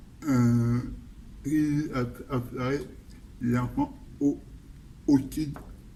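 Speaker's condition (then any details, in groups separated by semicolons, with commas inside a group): Cerebral palsy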